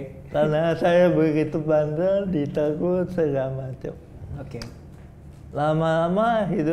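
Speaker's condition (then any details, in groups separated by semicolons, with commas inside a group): Cerebral palsy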